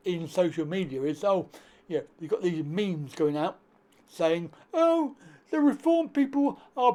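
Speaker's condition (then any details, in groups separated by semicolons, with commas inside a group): Cerebral palsy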